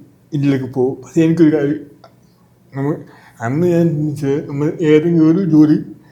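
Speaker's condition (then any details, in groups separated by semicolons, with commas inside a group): Cerebral palsy; from birth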